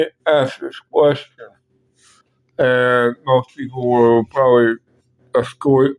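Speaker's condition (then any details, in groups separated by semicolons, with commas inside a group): Parkinson's; speech impediment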